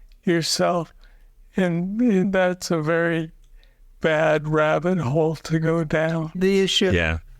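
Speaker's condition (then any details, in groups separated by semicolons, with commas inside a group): Parkinson's disease; young onset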